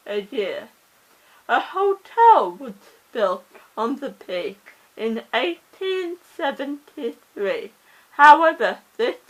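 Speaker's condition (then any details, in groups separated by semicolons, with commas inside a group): Cerebral palsy; oxygen starvation at birth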